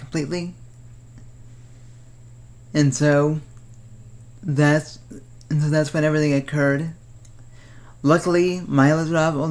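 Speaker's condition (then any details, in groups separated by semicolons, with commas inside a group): Cerebral palsy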